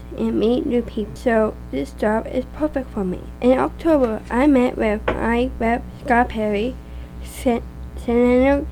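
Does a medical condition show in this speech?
Yes: Down syndrome; extra chromosome, present from birth, diagnosed after birth, now 16 years old.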